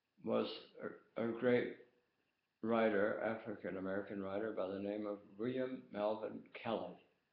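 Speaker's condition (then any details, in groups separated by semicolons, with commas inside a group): Tongue cancer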